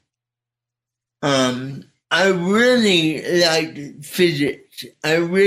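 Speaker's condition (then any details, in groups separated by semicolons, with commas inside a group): Cerebral palsy; spastic type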